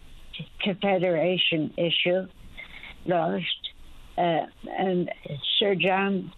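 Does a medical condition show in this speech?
Yes: speech impediment after stroke, mild; stroke a couple of years ago; about two years post-stroke, doing okay, cannot read own diaries since stroke; some words may need clarifying, son Chess offers to clarify.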